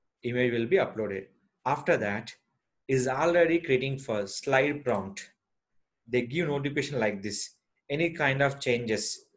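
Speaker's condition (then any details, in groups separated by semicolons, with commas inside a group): No condition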